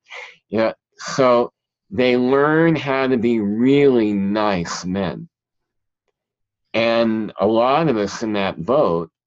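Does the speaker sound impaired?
Yes: cleft palate; present since childhood.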